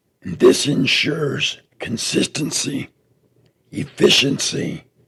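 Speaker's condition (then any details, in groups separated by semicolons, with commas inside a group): Throat cancer; tracheostomy tube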